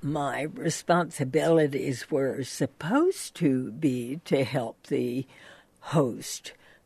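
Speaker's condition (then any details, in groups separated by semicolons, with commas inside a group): Spasmodic dysphonia; voice changed from original voice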